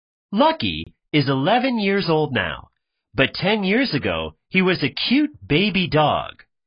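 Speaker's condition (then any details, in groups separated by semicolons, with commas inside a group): No condition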